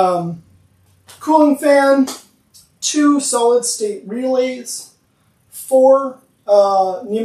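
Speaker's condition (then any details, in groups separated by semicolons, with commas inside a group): No condition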